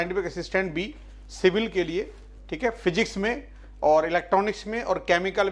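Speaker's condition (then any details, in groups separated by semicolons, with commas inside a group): No condition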